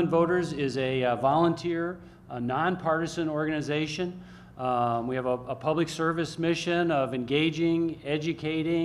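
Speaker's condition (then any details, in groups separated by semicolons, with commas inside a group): No condition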